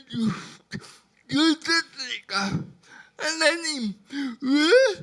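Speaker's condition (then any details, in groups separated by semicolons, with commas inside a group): Brain lesion disability grade 1, severe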